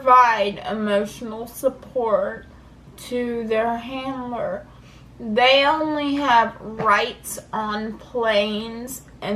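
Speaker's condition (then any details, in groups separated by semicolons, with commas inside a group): Cerebral palsy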